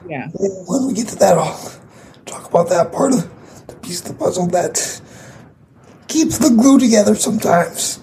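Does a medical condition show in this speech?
Yes: cerebral palsy; cerebral palsy from brain bleed, very tight muscles, trouble walking, needs help walking and toileting, dad assists daily; condition audible in voice.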